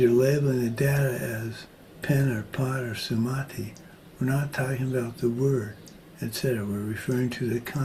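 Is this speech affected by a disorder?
Yes: Parkinson's disease.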